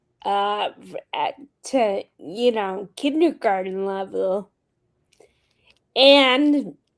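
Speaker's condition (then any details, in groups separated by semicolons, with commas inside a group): Friedreich's ataxia; handwriting and speech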